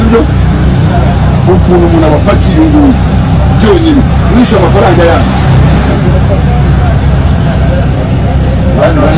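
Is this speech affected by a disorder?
No.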